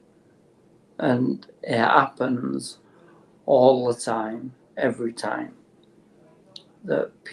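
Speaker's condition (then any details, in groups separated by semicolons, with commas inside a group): Motor neurone disease; terminal, no cure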